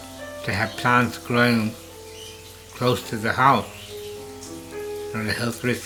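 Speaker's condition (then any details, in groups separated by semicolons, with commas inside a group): Parkinson's disease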